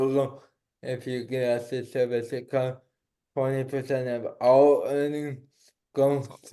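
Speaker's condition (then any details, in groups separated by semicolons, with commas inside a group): Cerebral palsy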